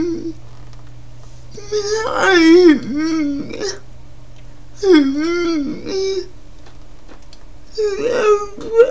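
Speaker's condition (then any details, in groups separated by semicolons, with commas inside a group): Cerebral palsy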